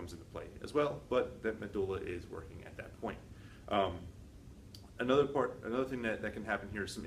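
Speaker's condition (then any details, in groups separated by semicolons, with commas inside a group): No condition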